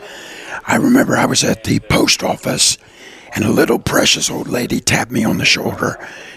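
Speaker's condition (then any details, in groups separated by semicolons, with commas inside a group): Throat cancer survivor; cancer beaten; raspy voice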